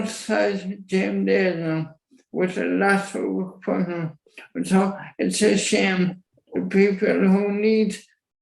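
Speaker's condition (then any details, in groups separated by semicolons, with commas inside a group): Motor neuron disease; about 18 plus years since onset, physiotherapy, still mobile; uses breathing machine, physiotherapy for breathing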